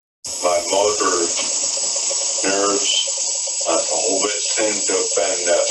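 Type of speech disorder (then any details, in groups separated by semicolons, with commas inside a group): Ataxic dysarthria; ataxic cerebral palsy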